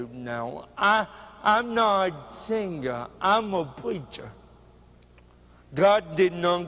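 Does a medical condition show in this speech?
Yes: cerebral palsy; speech hard to understand.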